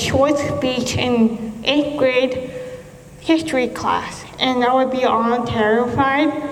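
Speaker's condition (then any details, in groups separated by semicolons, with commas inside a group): Cerebral palsy; speech, childhood apraxia of speech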